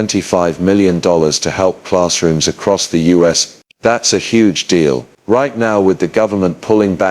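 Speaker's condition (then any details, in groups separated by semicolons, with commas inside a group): No condition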